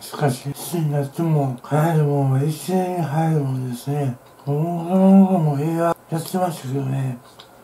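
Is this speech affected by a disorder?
Yes: tongue cancer, partial glossectomy.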